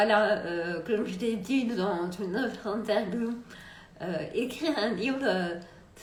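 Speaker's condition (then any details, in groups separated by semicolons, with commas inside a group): Multiple sclerosis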